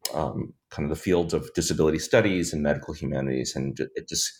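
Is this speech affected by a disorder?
No.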